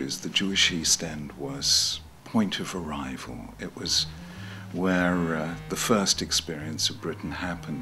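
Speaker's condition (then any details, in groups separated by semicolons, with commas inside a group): No condition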